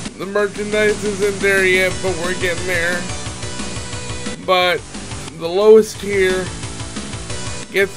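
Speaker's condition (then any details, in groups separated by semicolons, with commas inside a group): Cerebral palsy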